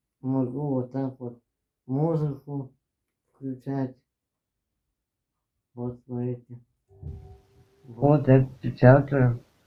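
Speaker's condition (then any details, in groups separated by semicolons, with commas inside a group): Spinal muscular atrophy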